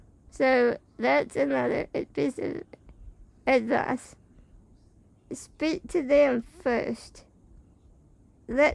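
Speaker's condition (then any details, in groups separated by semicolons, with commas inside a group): Spinal muscular atrophy type 2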